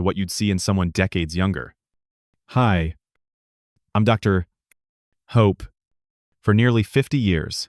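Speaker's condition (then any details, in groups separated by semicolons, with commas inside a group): No condition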